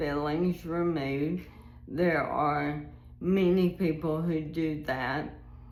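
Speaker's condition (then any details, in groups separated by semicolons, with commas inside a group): ALS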